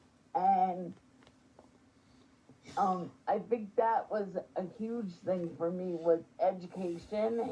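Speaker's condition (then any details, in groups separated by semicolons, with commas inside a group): Spastic quadriplegic cerebral palsy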